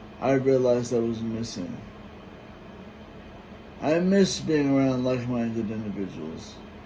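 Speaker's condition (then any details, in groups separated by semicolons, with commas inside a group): Brain injury; relearned talking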